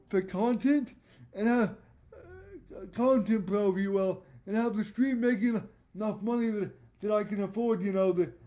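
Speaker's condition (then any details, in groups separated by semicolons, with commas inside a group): Cerebral palsy; voice tone sometimes odd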